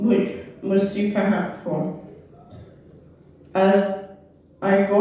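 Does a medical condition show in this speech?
Yes: cerebral palsy; left side weaker.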